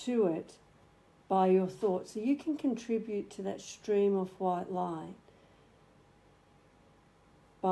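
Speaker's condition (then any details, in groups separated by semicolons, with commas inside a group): No condition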